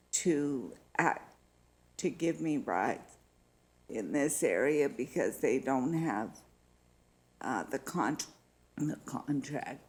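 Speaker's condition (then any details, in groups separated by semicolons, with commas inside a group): Multiple sclerosis; needs time to get voice up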